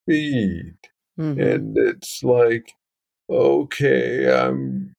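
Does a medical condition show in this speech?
Yes: Parkinson's disease, young onset; diagnosed at 35, deep brain stimulation implant, non-rechargeable battery; DBS battery replaced one week earlier, felt better quickly after.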